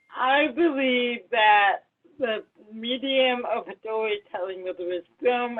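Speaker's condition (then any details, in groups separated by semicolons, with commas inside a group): Cerebral palsy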